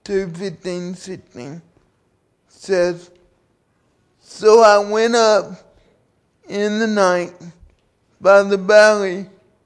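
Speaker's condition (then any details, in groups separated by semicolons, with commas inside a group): Cerebral palsy; from birth, due to birth complications, 37 years since onset, carried by parents and friends since birth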